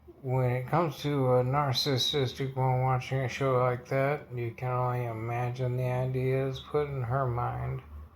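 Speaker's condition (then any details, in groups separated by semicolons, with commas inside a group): Multiple sclerosis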